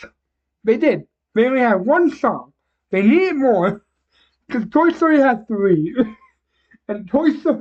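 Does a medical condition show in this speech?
Yes: cerebral palsy.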